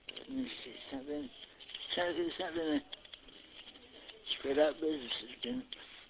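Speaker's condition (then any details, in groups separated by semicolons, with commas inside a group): Parkinson's; Parkinson's for 35 years; frequent falls, walking with a catheter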